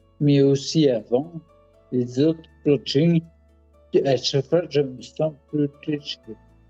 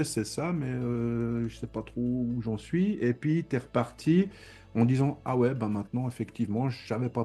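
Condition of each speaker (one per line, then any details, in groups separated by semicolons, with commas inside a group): Multiple sclerosis; fatigue, pain, physical limits; altered speech
No condition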